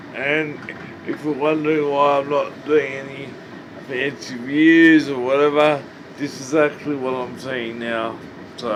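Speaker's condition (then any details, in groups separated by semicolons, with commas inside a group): Cerebral palsy; uses wheelchair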